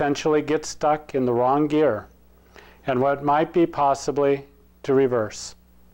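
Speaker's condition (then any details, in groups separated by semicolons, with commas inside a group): No condition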